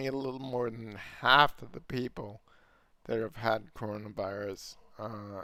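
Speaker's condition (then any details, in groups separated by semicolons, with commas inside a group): Multiple sclerosis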